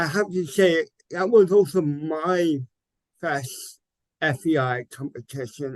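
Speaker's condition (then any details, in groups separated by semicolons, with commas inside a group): Cerebral palsy, ataxic, mild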